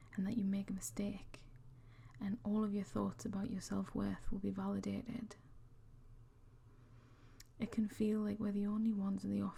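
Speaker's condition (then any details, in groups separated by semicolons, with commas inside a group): No condition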